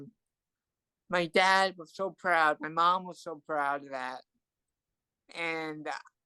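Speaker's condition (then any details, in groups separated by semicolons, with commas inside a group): Cerebral palsy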